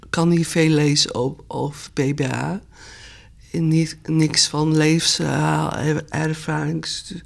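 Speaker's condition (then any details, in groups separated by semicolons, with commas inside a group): Primary progressive aphasia; underlying dementia pathology, gradually worsening, onset late 2018, diagnosed two years ago after speech recordings; symptoms for several years, diagnosis 1.5 years after first complaints, phone app as speech backup, unused; needs extra time to speak, difficulty expressing what to say, struggles in unexpected situations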